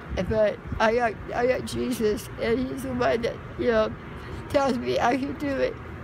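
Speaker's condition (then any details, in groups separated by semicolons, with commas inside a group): Muscular dystrophy; since birth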